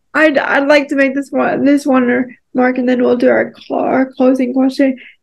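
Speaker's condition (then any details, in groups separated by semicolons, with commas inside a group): Cerebral palsy; physical challenges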